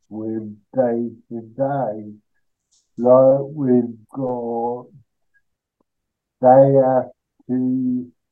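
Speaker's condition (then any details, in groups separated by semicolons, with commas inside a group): Cerebral palsy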